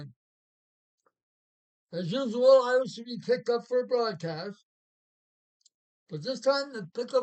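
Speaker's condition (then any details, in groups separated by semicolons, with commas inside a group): Parkinson's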